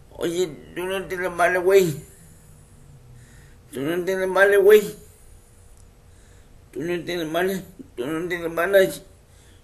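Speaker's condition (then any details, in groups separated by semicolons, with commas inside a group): Cerebral palsy; speech affected by cerebral palsy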